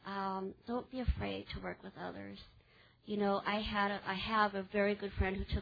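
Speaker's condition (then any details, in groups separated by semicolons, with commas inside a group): Cleft palate; congenital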